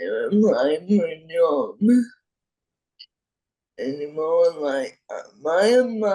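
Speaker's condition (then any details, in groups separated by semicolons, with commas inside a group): Friedreich's ataxia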